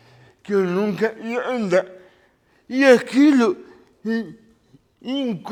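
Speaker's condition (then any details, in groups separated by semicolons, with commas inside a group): Cerebral palsy; lack of oxygen at birth, premature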